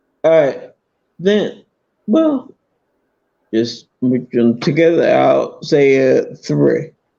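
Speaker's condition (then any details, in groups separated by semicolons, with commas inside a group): Multiple sclerosis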